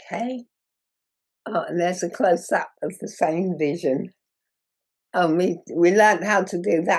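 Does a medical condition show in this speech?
Yes: muscular dystrophy.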